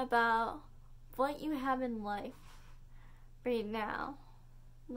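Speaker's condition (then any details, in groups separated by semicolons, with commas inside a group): Cerebral palsy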